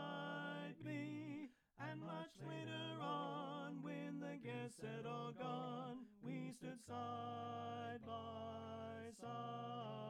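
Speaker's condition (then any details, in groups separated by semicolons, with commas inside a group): No condition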